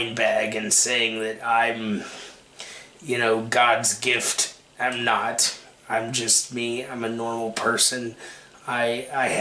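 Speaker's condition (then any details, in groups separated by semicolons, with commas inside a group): Cerebral palsy; takes medication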